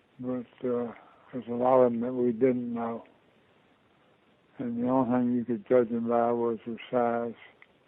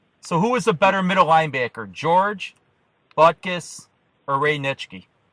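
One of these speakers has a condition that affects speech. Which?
The first: Parkinson's disease; diagnosed about two years ago.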